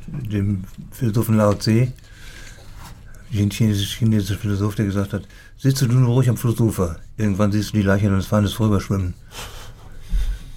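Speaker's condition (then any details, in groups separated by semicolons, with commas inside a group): Parkinson's disease; says speech, cognition and memory not affected by Parkinson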